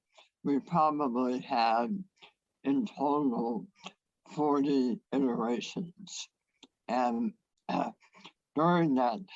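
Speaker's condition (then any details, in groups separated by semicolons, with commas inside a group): Head and neck cancer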